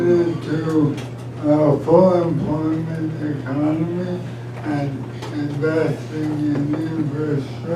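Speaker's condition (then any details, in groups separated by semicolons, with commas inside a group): ALS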